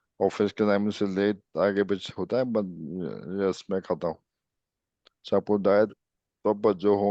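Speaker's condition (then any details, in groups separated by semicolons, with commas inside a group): ALS; speech improved a little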